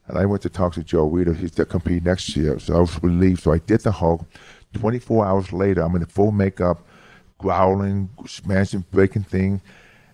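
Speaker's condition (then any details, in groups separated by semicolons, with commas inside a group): Hearing loss; left ear surgery about 5 years ago, no hearing aid in left ear now, hears much better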